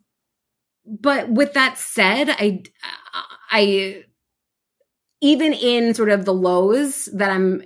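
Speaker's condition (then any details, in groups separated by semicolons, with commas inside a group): Stuttering; variable stuttering, formerly preoccupied with which words would be easier to say, helped by stuttering community; amount of stuttering, feeling stuck and physical tension fluctuate, stutters openly; repeated words, prolonged sounds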